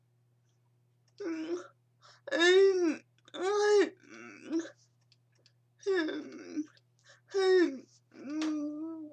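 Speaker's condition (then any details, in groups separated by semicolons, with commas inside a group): Cerebral palsy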